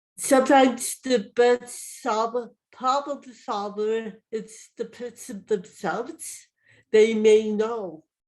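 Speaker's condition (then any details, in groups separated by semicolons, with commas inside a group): Cerebral palsy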